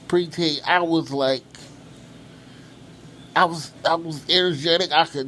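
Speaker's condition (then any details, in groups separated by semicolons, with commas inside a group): Cerebral palsy; from birth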